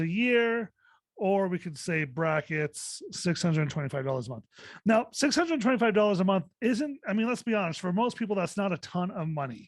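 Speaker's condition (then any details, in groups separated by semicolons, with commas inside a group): No condition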